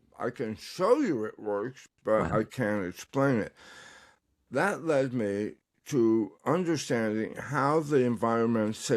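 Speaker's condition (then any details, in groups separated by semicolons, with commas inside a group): Tongue cancer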